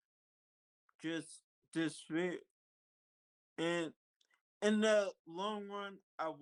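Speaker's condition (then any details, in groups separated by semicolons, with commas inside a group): Multiple sclerosis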